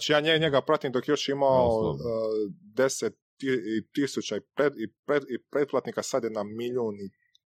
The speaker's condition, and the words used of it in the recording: Stuttering. Ono, ja bi se radije ugušio ovdje u etaru od mucanja, ne da sam odbio doći.